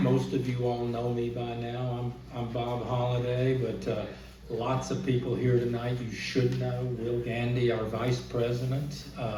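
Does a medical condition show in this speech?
No.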